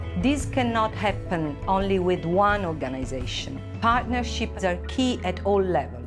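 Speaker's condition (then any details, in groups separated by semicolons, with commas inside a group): No condition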